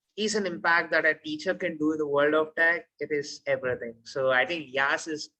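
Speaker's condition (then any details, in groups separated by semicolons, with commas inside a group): No condition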